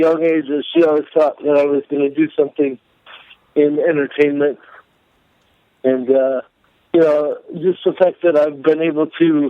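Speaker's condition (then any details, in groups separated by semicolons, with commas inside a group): Cerebral palsy; may sound drunk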